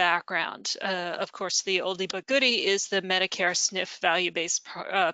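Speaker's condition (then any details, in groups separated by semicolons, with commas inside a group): No condition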